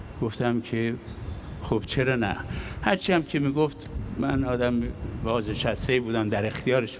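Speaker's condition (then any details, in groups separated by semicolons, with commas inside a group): No condition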